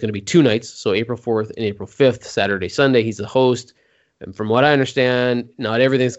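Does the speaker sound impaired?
No.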